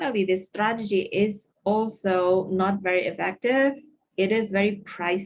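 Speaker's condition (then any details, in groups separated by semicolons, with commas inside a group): No condition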